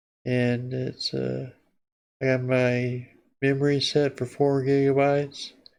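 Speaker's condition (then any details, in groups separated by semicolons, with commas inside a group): Parkinson's disease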